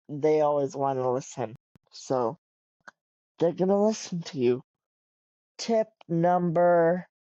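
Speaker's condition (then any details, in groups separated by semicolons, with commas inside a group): Cerebral palsy; wheelchair user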